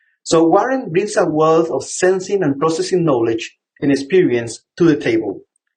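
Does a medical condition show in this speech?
No.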